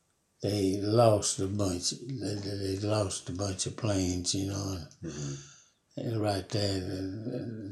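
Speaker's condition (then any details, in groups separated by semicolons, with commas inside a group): Parkinson's disease; fallen 19 times in yard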